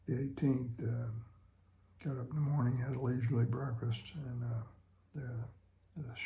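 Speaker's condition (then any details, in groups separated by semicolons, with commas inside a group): Parkinson's disease; voice problems some mornings, thick saliva troubles throat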